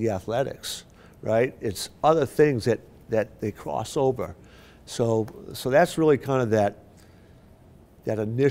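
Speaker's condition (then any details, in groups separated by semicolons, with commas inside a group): No condition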